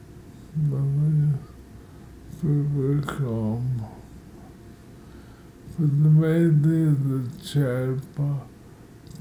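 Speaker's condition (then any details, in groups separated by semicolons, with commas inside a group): Multiple sclerosis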